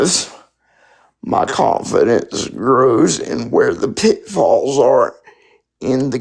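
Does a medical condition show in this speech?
Yes: spastic quadriplegic cerebral palsy.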